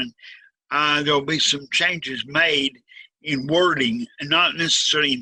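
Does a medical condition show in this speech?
Yes: cerebral palsy, severe.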